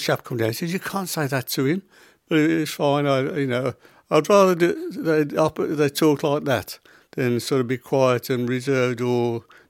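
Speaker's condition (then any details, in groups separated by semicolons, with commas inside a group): Parkinson's; symptoms possibly audible in voice, may sound quieter and slower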